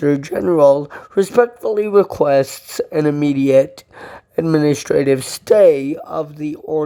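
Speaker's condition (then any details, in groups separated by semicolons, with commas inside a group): Cerebral palsy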